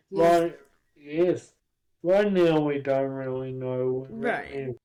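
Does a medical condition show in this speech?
Yes: cerebral palsy.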